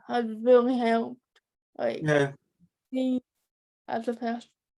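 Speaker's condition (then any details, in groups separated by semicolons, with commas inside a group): Cerebral palsy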